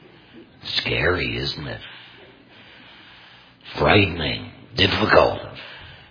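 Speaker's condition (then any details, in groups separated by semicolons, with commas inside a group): Total laryngectomy; voice prosthesis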